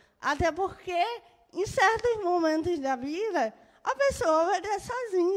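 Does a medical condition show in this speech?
Yes: cerebral palsy; birth brain injury; moderate.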